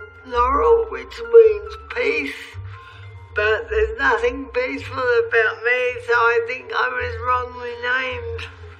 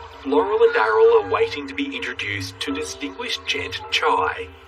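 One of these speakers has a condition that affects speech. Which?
The first: cerebral palsy; since birth, physical only, wheelchair user; speaks perfectly clearly.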